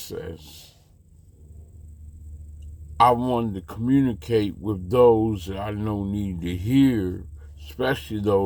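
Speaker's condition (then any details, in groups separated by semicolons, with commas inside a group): Slurred speech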